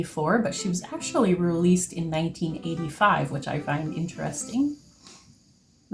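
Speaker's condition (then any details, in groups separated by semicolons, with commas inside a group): No condition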